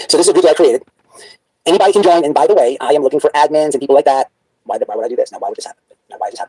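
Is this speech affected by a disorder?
No.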